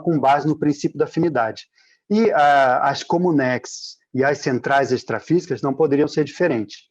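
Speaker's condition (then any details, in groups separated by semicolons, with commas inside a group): No condition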